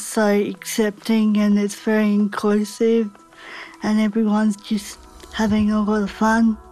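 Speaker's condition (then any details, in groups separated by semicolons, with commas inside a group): Cerebral palsy; Dance classes at D Dance Academy with Dom Tullican for about 2 years, more movement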